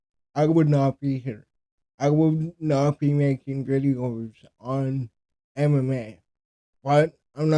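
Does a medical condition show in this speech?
Yes: cerebral palsy; present from birth.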